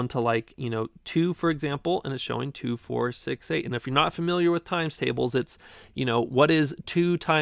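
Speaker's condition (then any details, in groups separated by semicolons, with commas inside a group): No condition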